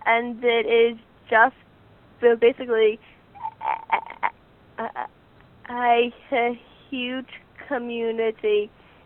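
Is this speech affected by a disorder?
Yes: stuttering; stuttering since beginning to talk, speech therapy with own speech therapist; about 18, starting college, therapy every two weeks, summer three-session intensive, Friends National Association; needs extra time to speak, letters to teachers, friends avoid filling in words; here repeated sounds.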